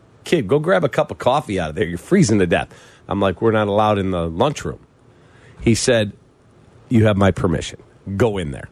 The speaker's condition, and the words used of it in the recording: No condition.